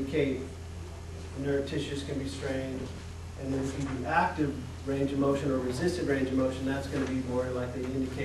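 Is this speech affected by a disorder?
No.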